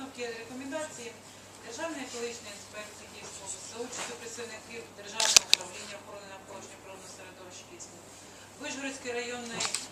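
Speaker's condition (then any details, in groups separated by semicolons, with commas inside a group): No condition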